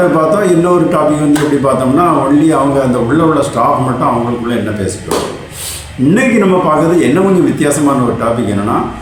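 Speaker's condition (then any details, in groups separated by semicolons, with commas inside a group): No condition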